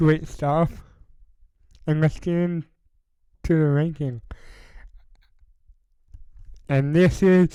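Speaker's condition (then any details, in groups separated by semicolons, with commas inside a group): Cerebral palsy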